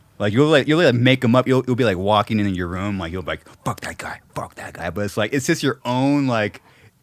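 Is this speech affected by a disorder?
No.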